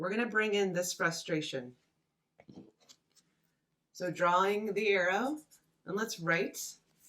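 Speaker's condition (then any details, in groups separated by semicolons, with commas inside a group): No condition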